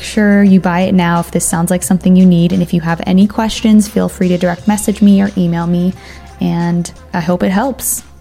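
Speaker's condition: No condition

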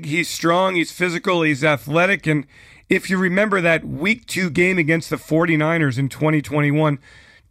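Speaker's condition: No condition

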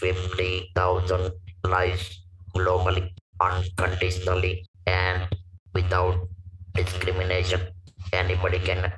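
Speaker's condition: Laryngectomy for vocal cord cancer, stage 4 vocal cord cancer; speaks with electrolarynx; stage 4 vocal cord cancer at 44, Dr. Kultup Patel surgery, tracheostomy, 30 radiotherapy in Ahmedabad; lost natural voice, hoarse then whispering, wrote 3 months, robotic electrolarynx voice, no pitch or emotion

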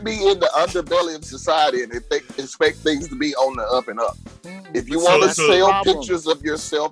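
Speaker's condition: No condition

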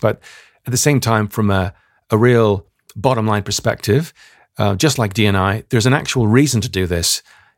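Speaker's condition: No condition

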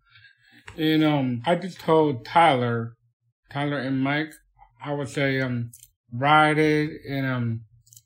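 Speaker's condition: Down syndrome

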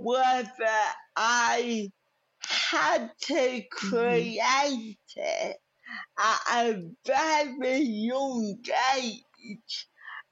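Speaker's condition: Cerebral palsy; no wheelchair use

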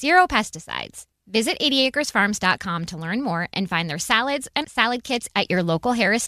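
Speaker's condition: No condition

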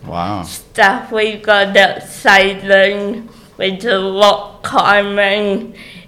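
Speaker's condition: Cerebral palsy; speech obviously affected

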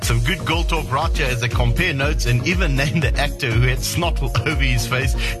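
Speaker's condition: No condition

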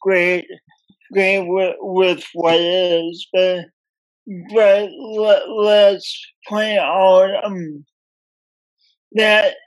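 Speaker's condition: Speech impediment from birth; oxygen loss at birth, coordination differences

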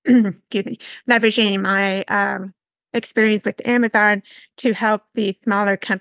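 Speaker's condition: Severe to profound hearing loss; hearing aids from 11 months

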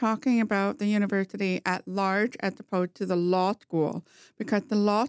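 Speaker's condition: Profound hearing loss, congenital, bilateral; congenital profound hearing loss both ears

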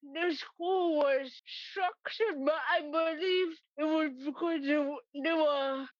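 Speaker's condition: Cerebral palsy; scribbled instead of writing

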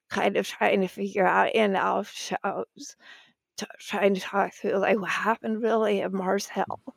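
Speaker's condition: Spasmodic dysphonia; voice may sound like glitching audio, shaky, likened to NPR host Diane Rehm

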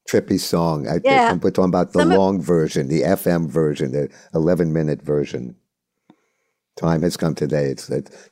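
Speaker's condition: No condition

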